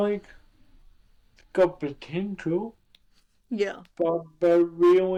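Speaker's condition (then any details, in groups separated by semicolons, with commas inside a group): Cerebral palsy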